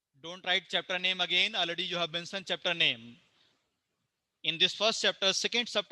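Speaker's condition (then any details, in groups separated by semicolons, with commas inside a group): No condition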